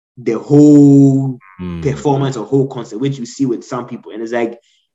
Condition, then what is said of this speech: Stuttering. And now when I speak, often people tell me that, oh, they don't even detect that I stammer, but I do stammer, but I just know how to manage it.